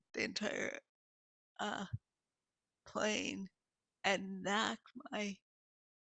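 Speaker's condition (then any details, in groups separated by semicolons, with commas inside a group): Multiple sclerosis; voice lacking volume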